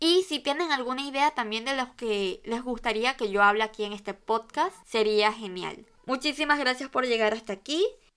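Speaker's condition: Cleft lip and palate; altered nose shape

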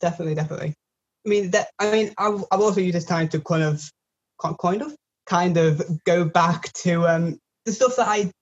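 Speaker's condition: Stutter; stutter kicks in at times, slipped and stuttered on words near end of earlier recorded take; repeated sounds, repeated words

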